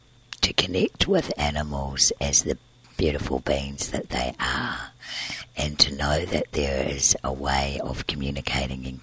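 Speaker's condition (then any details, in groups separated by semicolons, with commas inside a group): Tracheostomy and scarred vocal cord, laryngeal cysts, surgical vocal cord scarring; cyst surgery 20 Green Lane Hospital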